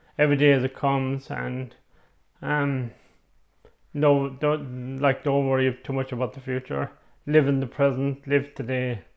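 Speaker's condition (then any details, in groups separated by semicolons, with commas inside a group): MND; communication devices assessed, types replies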